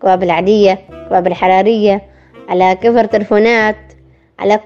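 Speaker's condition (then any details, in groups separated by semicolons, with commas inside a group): Down syndrome; present from birth, born premature, heart stopped at birth, on devices and breathing machine as newborn; 23 years old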